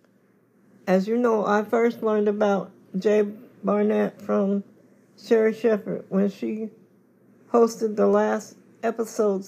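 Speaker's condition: Cerebral palsy; osteoporosis

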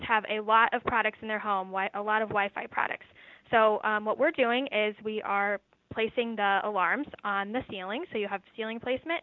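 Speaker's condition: No condition

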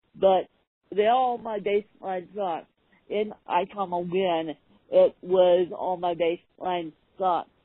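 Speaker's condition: Ataxic spastic cerebral palsy; physical disability

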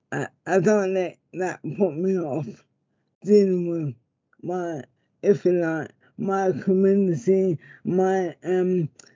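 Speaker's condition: Motor neurone disease; diagnosed after months of speech difficulties, sees speech therapist

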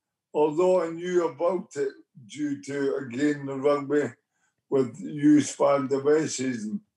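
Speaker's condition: Motor neurone disease; arm weakness

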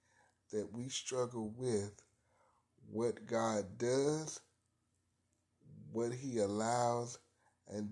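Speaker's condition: Cerebral palsy; spastic quadriparesis, present from birth, wheelchair user, unable to walk

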